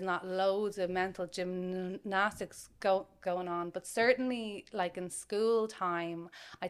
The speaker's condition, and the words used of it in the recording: Stuttering. I'm disappointed because I didn't stammer more, because had I stammered more, I actually would have felt more comfortable.